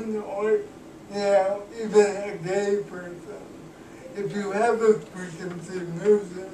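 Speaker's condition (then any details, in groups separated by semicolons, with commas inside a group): Cerebral palsy; cannot walk, uses wheelchair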